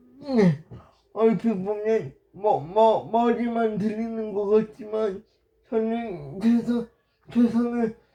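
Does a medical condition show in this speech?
Yes: brain lesion disability.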